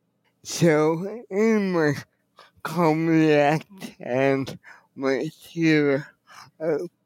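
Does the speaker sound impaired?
Yes: cerebral palsy; wheelchair user, can walk short distances with help; speech affected by cerebral palsy, others worried listeners would not understand.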